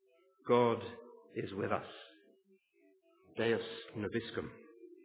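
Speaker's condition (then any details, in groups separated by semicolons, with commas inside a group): No condition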